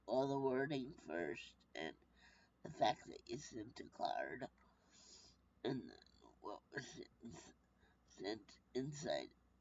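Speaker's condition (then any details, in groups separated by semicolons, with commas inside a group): Brain injury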